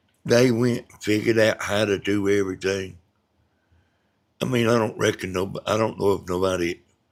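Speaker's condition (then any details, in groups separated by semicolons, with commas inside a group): Brain bleed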